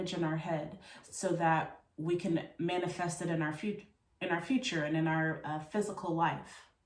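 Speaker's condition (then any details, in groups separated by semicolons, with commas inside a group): No condition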